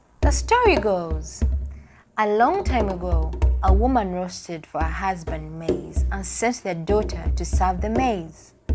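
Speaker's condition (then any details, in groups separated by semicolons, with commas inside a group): No condition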